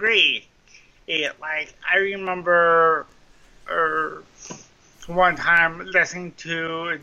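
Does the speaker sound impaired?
Yes: cerebral palsy; mild form, lifelong, slow running, about 21 minutes per mile, trouble writing with hands; speech impairment present during recording; likens own voice to drive-through speaker box, may sound drunk.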